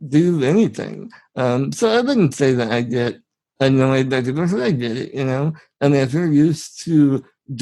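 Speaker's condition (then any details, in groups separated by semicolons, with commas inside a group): Spinal muscular atrophy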